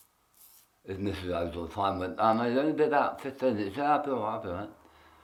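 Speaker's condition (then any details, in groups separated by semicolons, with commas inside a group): Tongue cancer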